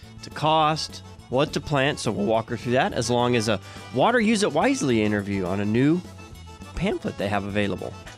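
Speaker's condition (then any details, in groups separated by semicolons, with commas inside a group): No condition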